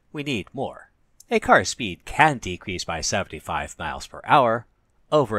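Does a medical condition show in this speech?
No.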